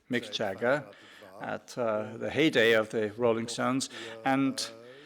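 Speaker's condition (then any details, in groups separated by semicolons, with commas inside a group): No condition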